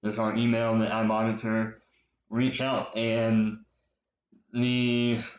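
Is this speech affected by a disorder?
Yes: cleft lip and palate, popliteal pterygium syndrome; over 30 operations until age 14 including lip and palate correction.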